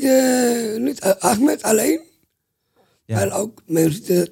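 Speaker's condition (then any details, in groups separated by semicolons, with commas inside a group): Down syndrome; speaks well by own and host's account, expresses himself clearly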